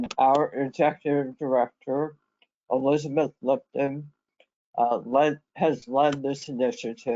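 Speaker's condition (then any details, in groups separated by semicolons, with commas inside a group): Head and neck cancer; left vagus nerve severed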